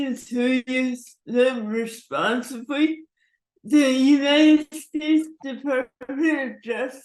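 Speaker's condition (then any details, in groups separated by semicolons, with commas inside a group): Cerebral palsy; forceps birth injury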